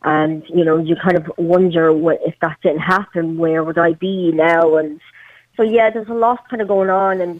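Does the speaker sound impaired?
Yes: cleft palate; congenital, parental Chernobyl radiation, premature birth, over 20 surgeries, webbed legs, amputation, prosthetic limb since 12.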